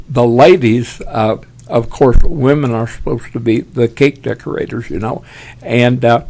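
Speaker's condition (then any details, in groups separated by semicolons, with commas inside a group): Parkinson's; tremors as early symptom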